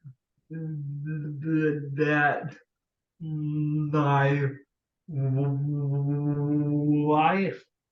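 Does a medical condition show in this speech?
Yes: cerebral palsy; speech impediment.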